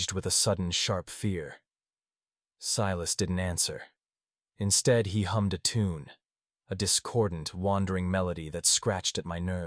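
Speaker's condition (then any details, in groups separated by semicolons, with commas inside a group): No condition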